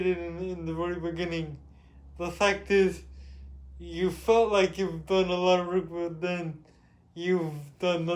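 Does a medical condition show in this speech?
Yes: cerebral palsy; with developmental delay.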